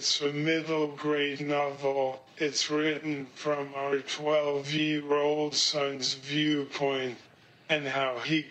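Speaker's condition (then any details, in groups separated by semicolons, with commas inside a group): ALS, speech-generating device; diagnosed about two years ago, lost use of all limbs; lost use of voice, speaks through eye-operated letter-selection device with speak button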